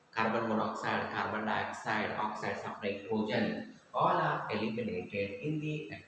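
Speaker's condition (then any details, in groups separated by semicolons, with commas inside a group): No condition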